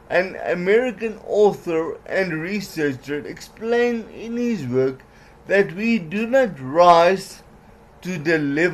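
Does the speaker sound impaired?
Yes: cerebral palsy; certain letters flat.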